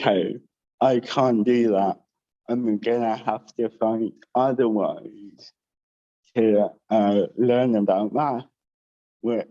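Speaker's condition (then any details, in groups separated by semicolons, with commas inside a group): Cerebral palsy with dysarthria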